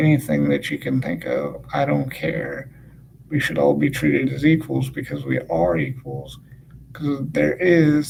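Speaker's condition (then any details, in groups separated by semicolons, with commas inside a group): Cerebral palsy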